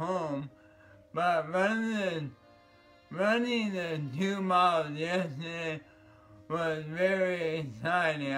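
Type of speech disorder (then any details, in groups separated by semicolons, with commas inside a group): Bulbar dysarthria; bulbar onset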